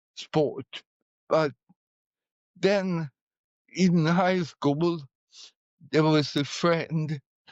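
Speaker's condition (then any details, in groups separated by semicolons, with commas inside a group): Cerebral palsy; chronic daily pain about 40 years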